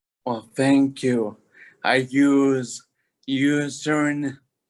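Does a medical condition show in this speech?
Yes: toxic leukoencephalopathy, locked-in syndrome; stage 4, recovering rapidly.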